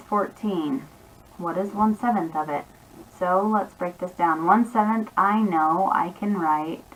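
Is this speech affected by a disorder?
No.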